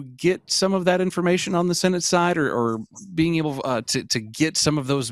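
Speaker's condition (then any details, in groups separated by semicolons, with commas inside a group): No condition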